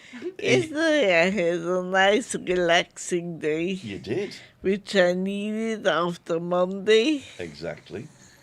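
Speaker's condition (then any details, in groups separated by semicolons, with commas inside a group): Multiple sclerosis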